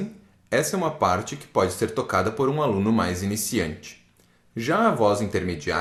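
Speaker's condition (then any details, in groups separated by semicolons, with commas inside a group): No condition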